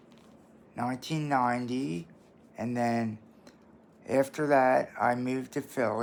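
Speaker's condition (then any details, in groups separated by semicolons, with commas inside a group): Traumatic brain injury; closed head injury from car, cognitive problems; frequent seizures past year, medication being adjusted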